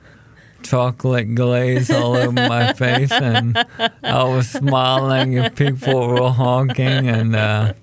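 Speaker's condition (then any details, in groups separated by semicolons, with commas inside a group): ALS; diagnosed almost 4 years ago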